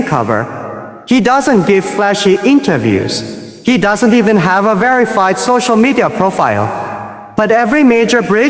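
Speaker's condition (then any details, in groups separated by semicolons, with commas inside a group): No condition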